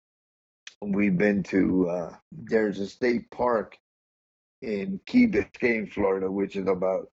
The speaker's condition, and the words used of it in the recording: Cerebral palsy. Listen, you got a lot of gifts. You can see, you can speak, you can hear, and you're nowhere near a vegetable.